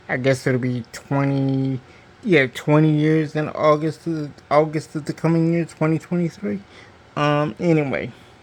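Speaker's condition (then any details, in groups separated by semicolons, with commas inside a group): Cerebral palsy; diplegia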